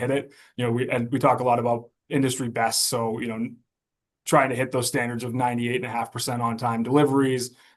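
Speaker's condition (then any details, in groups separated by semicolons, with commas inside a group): No condition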